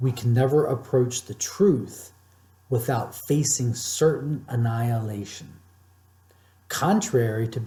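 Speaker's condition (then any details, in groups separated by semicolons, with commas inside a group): No condition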